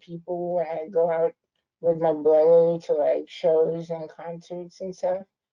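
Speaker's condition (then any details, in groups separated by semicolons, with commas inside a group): Spinal muscular atrophy type 2; power wheelchair user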